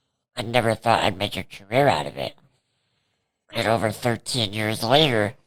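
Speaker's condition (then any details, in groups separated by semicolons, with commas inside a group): Cerebral palsy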